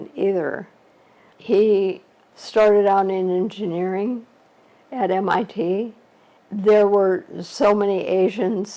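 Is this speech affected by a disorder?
Yes: ALS; shortly after diagnosis.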